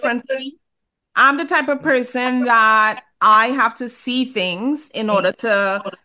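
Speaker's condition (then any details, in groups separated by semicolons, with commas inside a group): No condition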